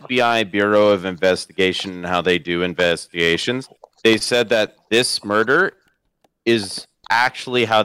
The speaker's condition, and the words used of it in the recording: No condition.